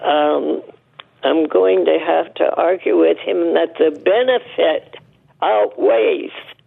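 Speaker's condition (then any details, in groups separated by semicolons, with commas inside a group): Essential tremor; essential tremor present for years; uses Ellipta inhalation powder asthma inhaler, listed as possible cause of tremors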